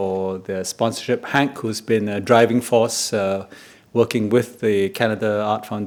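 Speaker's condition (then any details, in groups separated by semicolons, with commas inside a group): No condition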